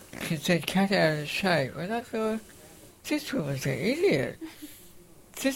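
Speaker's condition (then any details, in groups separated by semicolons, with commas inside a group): Facioscapulohumeral muscular dystrophy, facioscapulohumeral (FSHD)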